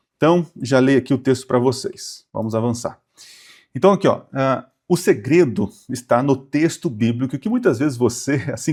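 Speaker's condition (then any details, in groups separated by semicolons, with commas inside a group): No condition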